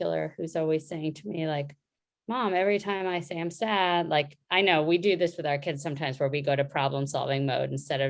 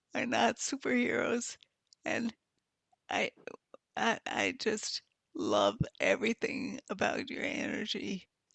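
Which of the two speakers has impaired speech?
The second: multiple sclerosis; lost use of hands; progressing.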